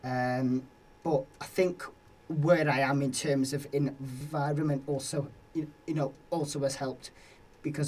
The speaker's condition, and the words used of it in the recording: Stuttering. I have to gasp for that every day when I'm trying to speak.